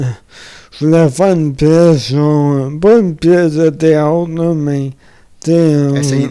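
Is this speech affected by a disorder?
Yes: amyotrophic lateral sclerosis.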